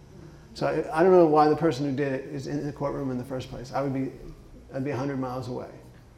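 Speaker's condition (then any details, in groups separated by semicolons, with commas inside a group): Parkinson's disease; says some words are hard or tough to say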